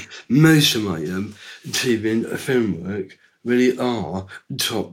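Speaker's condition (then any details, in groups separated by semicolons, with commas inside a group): Down syndrome; from birth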